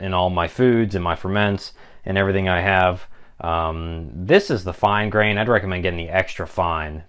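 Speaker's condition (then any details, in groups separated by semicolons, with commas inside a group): No condition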